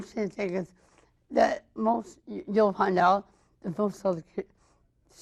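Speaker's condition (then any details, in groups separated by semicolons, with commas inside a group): Mild cerebral palsy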